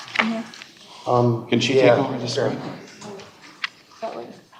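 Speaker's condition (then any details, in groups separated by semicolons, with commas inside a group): No condition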